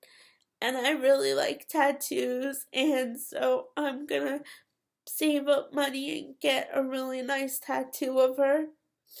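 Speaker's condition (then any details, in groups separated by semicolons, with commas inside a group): Cerebral palsy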